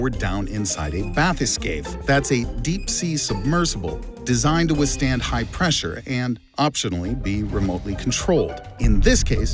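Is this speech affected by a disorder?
No.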